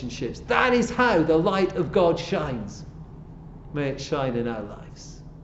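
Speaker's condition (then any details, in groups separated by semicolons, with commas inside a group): No condition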